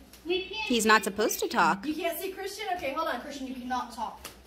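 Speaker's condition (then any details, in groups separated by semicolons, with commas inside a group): No condition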